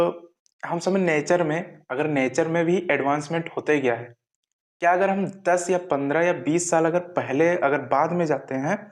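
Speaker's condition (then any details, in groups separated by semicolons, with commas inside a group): No condition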